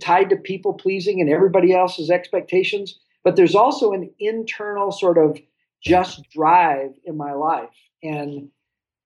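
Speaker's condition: No condition

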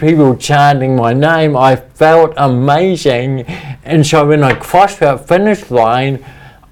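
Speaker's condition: Cerebral palsy; speech impediment, talks funny

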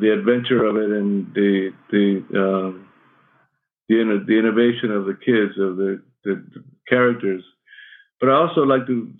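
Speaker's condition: Parkinson's; shaky voice, may stumble on words

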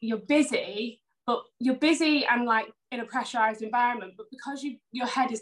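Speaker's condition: No condition

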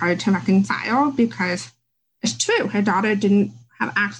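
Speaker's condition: Deafness; reads lips, wears cochlear implants; cannot hear anything when implants are off; had speech therapy

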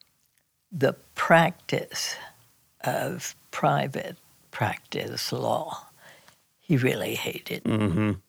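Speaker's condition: Spasmodic dysphonia; strange

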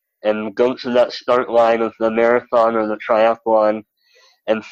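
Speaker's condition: Cleft lip and palate; double amputee

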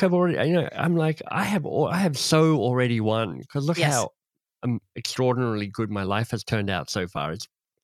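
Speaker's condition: Cleft lip and palate; congenital

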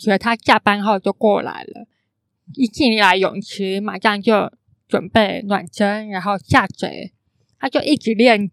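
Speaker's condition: Congenital hearing impairment; cannot hear clearly

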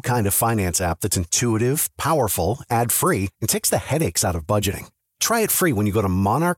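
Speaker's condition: No condition

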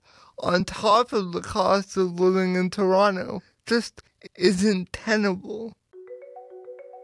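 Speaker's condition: Cerebral palsy; power wheelchair user

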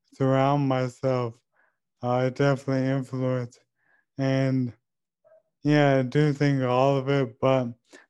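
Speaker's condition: ALS; diagnosed at age 29, just before 30th birthday; voice still clear, uncertain how long clear speech will last, voice banking largely completed

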